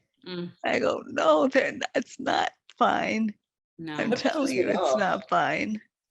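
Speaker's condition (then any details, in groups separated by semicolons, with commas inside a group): Multiple sclerosis; quadriplegic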